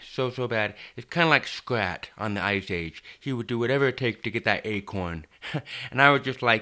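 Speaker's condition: Deafness, hard of hearing; severe hearing loss from birth

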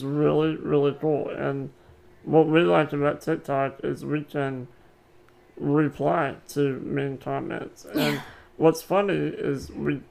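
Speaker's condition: Muscular dystrophy

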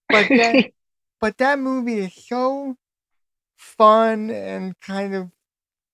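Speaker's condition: Cerebral palsy; wheelchair user, age 29

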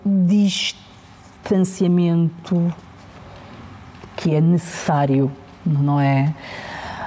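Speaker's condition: Stuttering; fluency seen by others as varying day to day; effortful control to avoid stuttering, sometimes unavoidable, slow greetings, callers hung up, listeners must slow down; repeated words, blocks

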